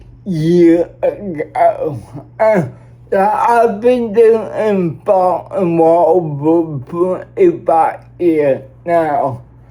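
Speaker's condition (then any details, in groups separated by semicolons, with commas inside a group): Cerebral palsy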